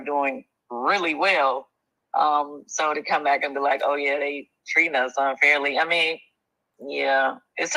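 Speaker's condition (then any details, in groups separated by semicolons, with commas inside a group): No condition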